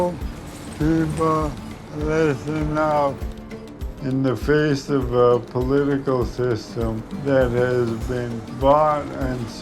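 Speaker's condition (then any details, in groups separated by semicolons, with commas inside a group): ALS; rapidly progressing whole-body paralysis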